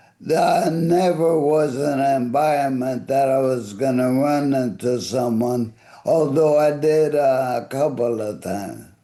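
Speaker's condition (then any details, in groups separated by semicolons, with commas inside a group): ALS; voice affected and fading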